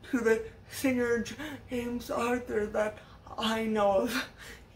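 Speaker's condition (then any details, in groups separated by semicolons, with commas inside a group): Cerebral palsy, severe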